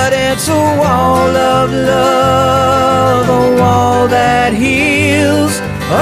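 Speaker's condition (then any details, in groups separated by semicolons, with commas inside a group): No condition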